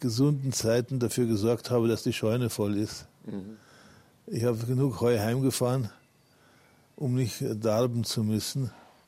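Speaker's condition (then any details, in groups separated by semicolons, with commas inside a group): Parkinson's disease; almost no tremor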